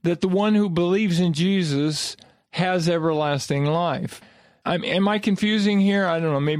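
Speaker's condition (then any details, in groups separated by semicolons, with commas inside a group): No condition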